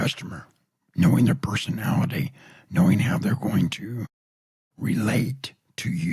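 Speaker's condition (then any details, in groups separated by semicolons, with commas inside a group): Throat cancer; tracheostomy tube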